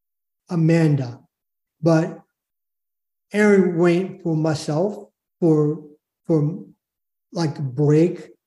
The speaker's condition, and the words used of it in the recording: Aphasia. I can't read very good. I can't math or or speech is not great, and a lot of comprehension.